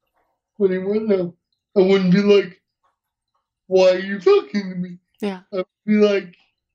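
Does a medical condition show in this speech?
Yes: cerebral palsy; uses wheelchair.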